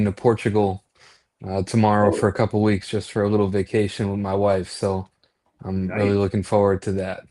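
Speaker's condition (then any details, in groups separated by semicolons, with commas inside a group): No condition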